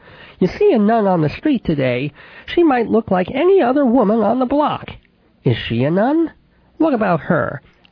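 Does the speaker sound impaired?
Yes: cleft palate with lisp, mild; congenital cleft palate and cleft lip, could not nurse, infant operations, braces 10 years, therapy with Mrs. Adler; age 39, about 39 years since infant operations; mild residual lisp, sibilant s, voice not especially nasal, childhood consonants formed via sinuses, back of throat.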